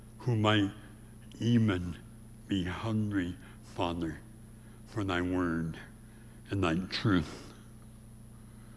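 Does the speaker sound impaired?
Yes: severe speech impediment; about age 84.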